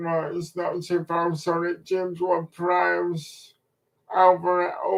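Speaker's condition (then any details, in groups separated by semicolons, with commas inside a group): Cerebral palsy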